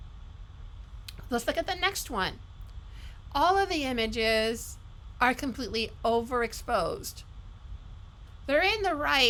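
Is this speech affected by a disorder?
No.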